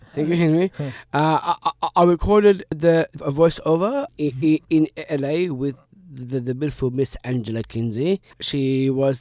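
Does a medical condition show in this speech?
Yes: Down syndrome.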